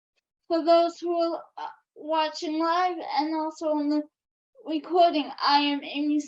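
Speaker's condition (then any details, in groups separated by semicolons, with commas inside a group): Cerebral palsy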